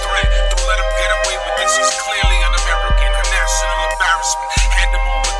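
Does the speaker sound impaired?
No.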